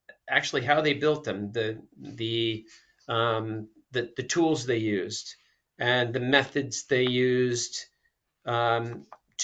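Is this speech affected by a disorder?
No.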